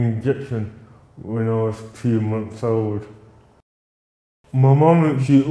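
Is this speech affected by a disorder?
Yes: cerebral palsy.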